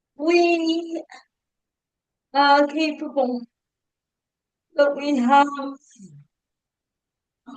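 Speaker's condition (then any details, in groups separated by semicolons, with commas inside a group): Cerebral palsy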